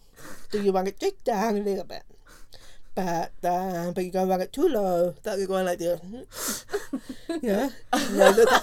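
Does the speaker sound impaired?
Yes: profound deafness; profound deafness left ear, total deafness right ear, diagnosed age 3, hearing aid, no cochlear implant; learned to speak and lip-read in early oral pre-preschool program, encouraged to speak, mainstreamed.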